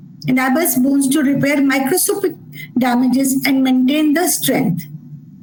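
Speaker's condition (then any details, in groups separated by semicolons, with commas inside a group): No condition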